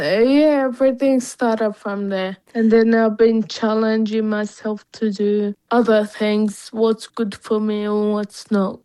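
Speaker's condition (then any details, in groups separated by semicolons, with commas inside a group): Friedreich's ataxia; rare genetic condition, affects balance, coordination and mobility, causes tiredness, walking affected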